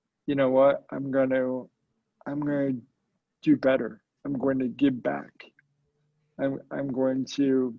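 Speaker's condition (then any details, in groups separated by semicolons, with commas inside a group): Cerebral palsy; very mild form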